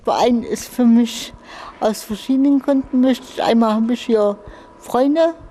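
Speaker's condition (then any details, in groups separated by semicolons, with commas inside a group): Infantile cerebral palsy; spastic type, brain damage since birth, cramping, limitations in all areas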